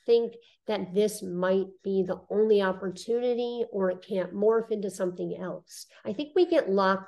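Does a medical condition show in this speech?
Yes: cleft lip and palate; congenital.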